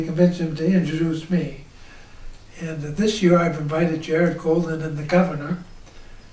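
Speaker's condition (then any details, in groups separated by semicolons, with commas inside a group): ALS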